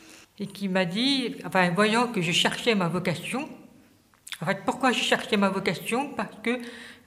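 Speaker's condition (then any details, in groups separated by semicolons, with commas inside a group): Hearing impairment from birth, congenital; no speech until age ten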